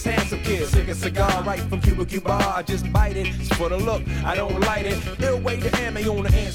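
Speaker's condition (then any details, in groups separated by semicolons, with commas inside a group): No condition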